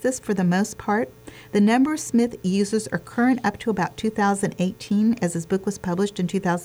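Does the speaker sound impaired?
No.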